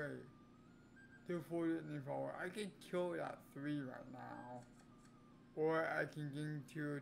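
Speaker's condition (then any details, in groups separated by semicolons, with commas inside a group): Cerebral palsy; affects legs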